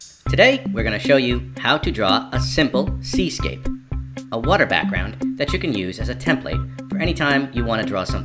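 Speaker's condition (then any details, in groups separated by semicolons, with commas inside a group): No condition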